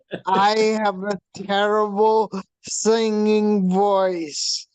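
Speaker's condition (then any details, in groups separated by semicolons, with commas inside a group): Hydrocephalus with shunt failure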